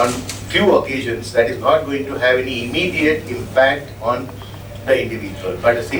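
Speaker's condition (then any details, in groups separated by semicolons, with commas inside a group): No condition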